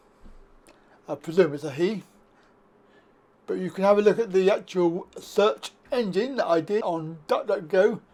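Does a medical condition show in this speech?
Yes: cerebral palsy.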